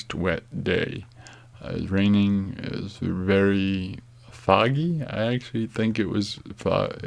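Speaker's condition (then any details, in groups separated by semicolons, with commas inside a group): Cerebral palsy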